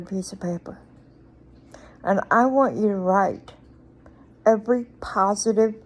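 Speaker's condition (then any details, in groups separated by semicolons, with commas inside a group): Cerebral palsy; speech noticeably atypical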